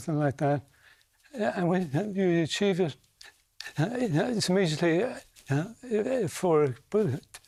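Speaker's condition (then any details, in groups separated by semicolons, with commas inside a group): Early onset Parkinson's disease; early onset form, deep brain stimulation surgery; progressive, diagnosed about 2009, walking again; mute about three years, speaking again after DBS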